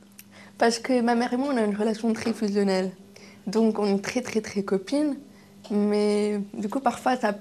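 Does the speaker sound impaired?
Yes: deafness, acquired deafness, kidney-disease related; kidney disease from age 1.5 damaged ears, progressive loss, hearing aids, left ear deaf at 20; cochlear implant as cochlear nerve died, hears interviewer, lip reading in groups.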